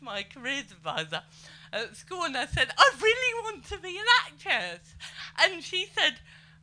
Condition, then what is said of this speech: Cerebral palsy. Character in my sitcom could actually speak and move, which may have been a problem.